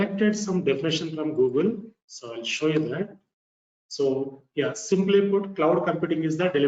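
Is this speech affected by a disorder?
No.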